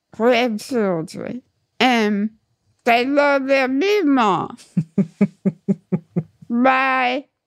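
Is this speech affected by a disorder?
Yes: myasthenia gravis; symptoms from around 2012, diagnosed almost 10 years ago after requested test came back positive; vocal fatigue, throat closes immediately with foods that disagree, then unable to swallow.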